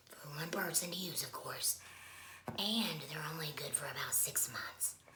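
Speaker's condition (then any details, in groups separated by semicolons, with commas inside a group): Laryngectomy, voice prosthesis; TEP voice by occluding HME, harder getting enough air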